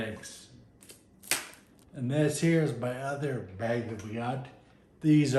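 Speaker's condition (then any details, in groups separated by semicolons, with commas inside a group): Friedreich's ataxia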